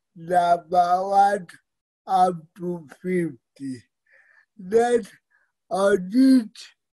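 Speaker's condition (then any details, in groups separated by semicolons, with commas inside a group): Cerebral palsy; typed assignments and projects up to degree via digital advisory and learning center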